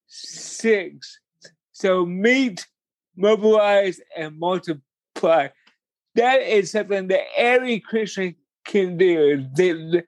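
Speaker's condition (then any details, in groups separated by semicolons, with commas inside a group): Cerebral palsy; speech impediment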